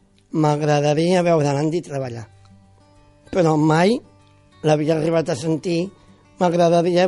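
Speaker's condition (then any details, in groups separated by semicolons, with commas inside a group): Down syndrome; congenital, born with it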